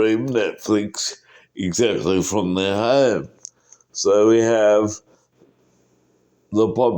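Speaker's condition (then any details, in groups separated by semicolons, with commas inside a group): Cerebral palsy; uses wheelchair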